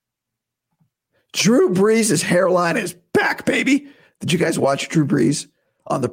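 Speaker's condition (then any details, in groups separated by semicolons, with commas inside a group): Vocal cord surgery recovery; talking painless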